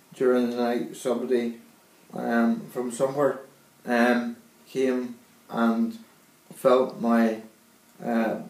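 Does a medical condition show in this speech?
Yes: cerebral palsy.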